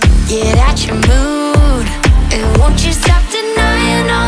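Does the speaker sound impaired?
No.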